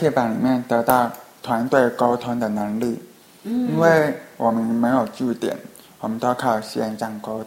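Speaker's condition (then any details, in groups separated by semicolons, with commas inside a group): Hearing impairment; falls behind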